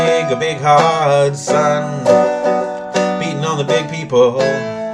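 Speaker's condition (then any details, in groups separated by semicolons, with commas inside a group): No condition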